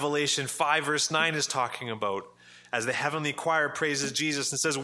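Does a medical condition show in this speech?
No.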